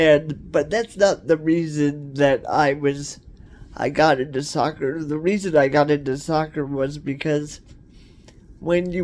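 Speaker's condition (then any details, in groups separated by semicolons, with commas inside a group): Cerebral palsy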